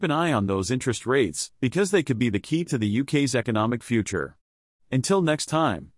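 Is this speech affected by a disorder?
No.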